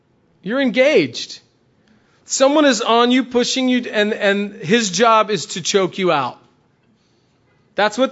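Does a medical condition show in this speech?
No.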